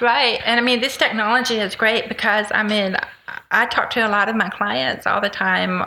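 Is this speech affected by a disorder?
Yes: deafness with cochlear implants; progressive hearing loss, deaf most of life, lip reading, bilateral cochlear implants; first implant about 11 years ago, second about 6 years ago, often wears one, removes at home; very oral, speech therapy throughout childhood, spoke for herself via relay voice carryover before implants.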